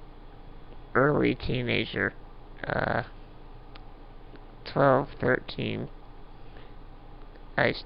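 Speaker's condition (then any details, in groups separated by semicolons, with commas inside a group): Duchenne muscular dystrophy; breathing effortful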